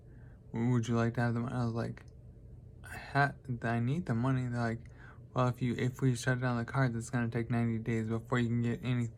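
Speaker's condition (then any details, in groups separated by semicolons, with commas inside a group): Traumatic brain injury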